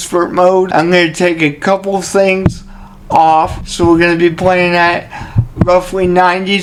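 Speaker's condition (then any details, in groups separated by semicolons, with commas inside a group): Cerebral palsy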